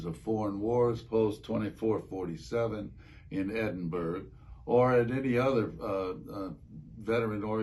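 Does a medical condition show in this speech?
No.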